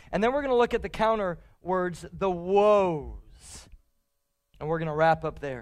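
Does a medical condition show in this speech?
No.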